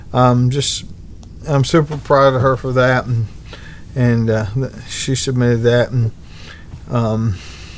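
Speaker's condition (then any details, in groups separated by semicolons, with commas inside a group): ALS; bulbar-upper onset, tongue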